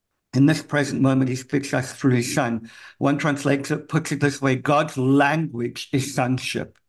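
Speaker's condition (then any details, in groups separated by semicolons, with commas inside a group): Cleft palate; congenital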